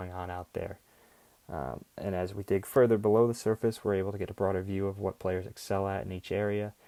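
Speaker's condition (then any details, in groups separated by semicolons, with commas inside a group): No condition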